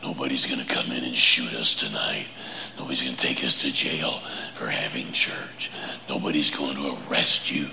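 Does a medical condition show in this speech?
Yes: laryngeal cancer; cancer recurred at fourth three-month checkup, laryngectomy scheduled, no spread on MRI, PET scans.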